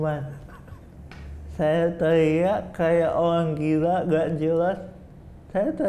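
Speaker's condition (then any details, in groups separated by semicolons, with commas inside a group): Cerebral palsy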